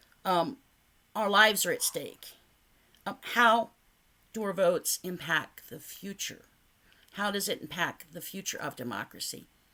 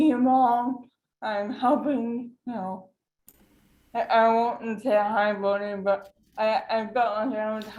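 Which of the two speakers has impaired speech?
The second: cerebral palsy.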